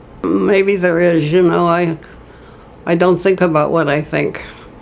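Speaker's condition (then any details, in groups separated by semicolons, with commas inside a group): Drug-induced parkinsonism; caused by high-dose quetiapine; reversed after stopping drug, full facial expression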